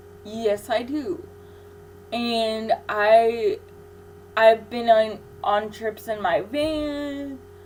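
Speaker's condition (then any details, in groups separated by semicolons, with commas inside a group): Cerebral palsy; infant ventilator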